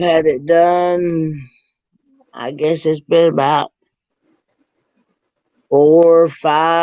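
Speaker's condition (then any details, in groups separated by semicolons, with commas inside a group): Cerebral palsy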